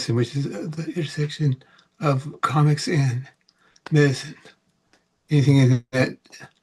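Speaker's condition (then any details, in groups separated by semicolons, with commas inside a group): Parkinson's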